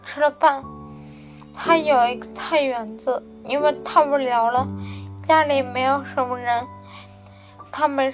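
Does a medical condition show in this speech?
Yes: cerebellar atrophy, hereditary; slurred, muffled articulation, tongue not nimble, listeners struggle to understand.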